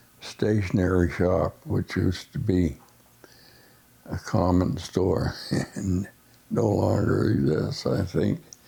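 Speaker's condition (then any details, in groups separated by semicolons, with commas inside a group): Essential tremor; lifelong tremor, deep brain stimulation implant; worsened with age, also Parkinson's, on levodopa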